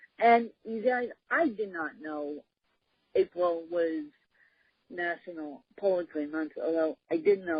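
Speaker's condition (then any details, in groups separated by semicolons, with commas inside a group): Cerebral palsy, mixed, moderate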